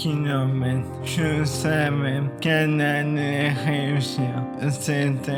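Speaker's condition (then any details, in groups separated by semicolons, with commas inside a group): ALS (maladie de Charcot); uses wheelchair; about a year and a half since onset, lifted by others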